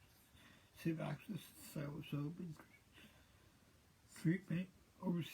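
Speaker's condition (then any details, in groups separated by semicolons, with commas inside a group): Cerebral palsy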